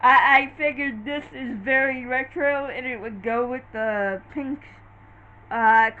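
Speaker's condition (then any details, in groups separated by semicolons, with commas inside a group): Cerebral palsy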